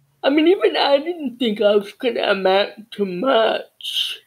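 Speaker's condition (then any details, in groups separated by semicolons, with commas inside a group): Cerebral palsy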